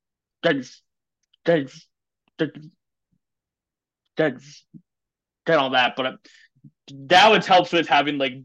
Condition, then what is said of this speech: Stuttering. Like, so like, because heads up, but I have a stutter, so sometimes words will take longer to come out.